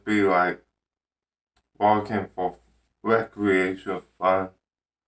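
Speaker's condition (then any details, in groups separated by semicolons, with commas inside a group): Ataxic cerebral palsy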